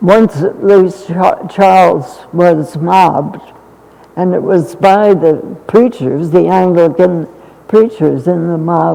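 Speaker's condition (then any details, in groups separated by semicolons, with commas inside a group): Essential tremor; more than half of life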